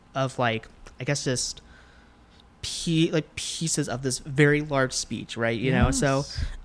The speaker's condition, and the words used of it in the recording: Stuttering. And it's harder to be fluent when you have to, when it's being fluent plus anxiety, plus, you know, these nerves, right?